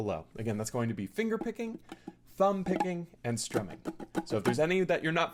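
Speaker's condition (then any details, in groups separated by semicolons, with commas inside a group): No condition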